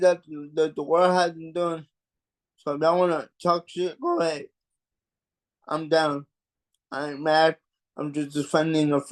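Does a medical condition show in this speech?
Yes: cerebral palsy; mild.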